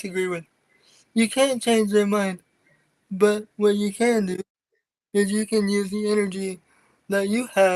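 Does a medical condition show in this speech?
Yes: cerebral palsy; from birth, wheelchair user.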